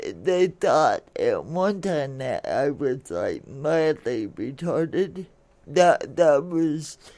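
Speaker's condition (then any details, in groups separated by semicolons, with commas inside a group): Cerebral palsy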